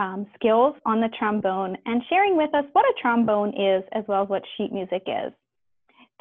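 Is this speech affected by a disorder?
No.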